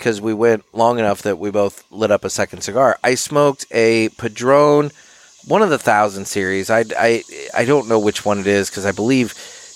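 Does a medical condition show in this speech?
No.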